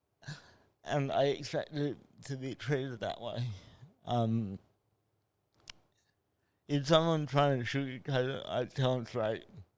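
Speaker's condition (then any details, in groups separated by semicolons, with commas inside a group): Cerebral palsy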